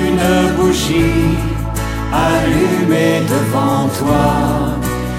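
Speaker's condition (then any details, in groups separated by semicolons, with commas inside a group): No condition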